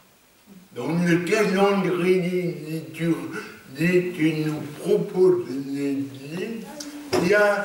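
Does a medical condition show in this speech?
Yes: cerebral palsy; lifelong, non-progressive.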